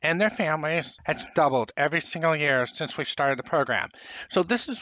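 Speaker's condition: Profound hearing loss; congenital profound hearing loss

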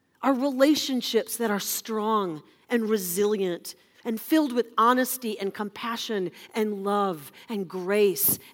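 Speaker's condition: No condition

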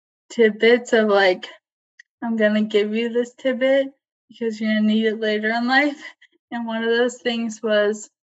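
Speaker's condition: ALS, limb onset; seeing speech language pathologist at clinic

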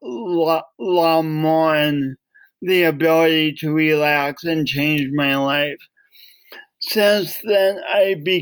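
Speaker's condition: Cerebral palsy; affects voice, speech impediment

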